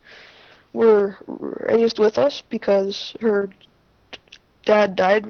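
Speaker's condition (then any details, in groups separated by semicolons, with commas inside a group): Stuttering; familial stuttering, oldest and youngest maternal uncles stutter, possibly a great uncle, very little therapy around age six; stutter noticeable to listeners, self-revealing; prolonged sounds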